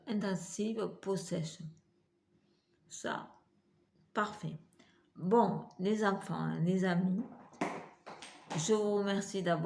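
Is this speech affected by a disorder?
Yes: multiple sclerosis.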